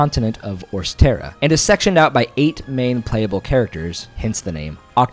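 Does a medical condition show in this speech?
No.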